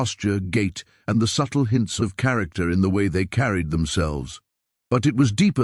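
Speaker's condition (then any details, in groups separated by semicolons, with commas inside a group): No condition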